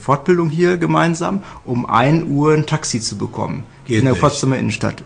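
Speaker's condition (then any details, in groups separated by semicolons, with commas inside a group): No condition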